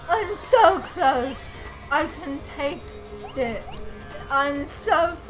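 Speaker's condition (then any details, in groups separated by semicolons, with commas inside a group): Cerebral palsy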